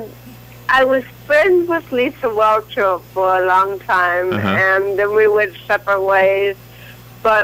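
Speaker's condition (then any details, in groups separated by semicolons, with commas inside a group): Cerebral palsy; from birth, leg spasticity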